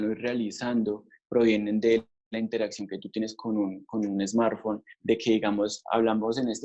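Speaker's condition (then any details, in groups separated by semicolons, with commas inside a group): No condition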